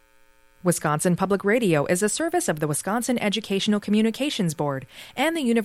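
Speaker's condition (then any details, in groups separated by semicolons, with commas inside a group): No condition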